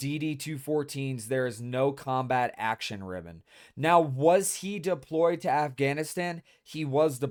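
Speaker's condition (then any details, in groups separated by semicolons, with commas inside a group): No condition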